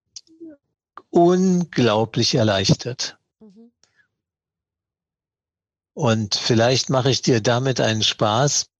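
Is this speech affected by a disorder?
Yes: Parkinson's disease; diagnosed at age 75, years of trembling before diagnosis, once put down to stage fright.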